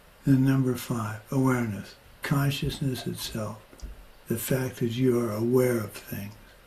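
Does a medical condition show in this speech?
Yes: Parkinson's; progressing.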